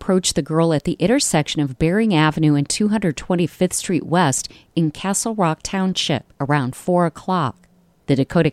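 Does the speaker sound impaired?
No.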